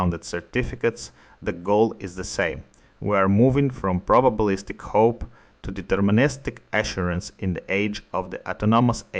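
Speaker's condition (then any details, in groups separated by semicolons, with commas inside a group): No condition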